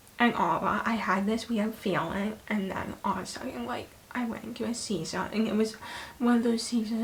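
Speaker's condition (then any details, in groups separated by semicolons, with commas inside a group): Hemiplegic cerebral palsy; right hemiplegia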